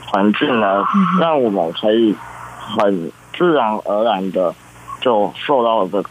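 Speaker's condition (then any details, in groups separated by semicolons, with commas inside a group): Congenital muscular dystrophy; pen handwriting difficult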